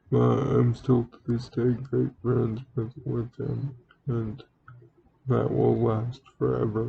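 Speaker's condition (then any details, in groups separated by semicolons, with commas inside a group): Cerebral palsy; wheelchair user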